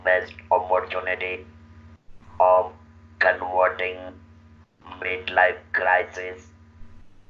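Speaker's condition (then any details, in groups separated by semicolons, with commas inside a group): Laryngectomy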